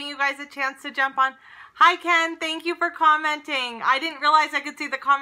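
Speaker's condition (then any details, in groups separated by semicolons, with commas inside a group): No condition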